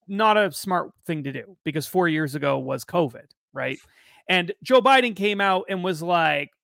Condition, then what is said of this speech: No condition.